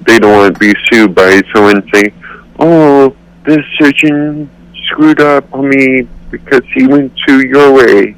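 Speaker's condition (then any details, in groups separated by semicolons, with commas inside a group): Cerebral palsy; accepts own voice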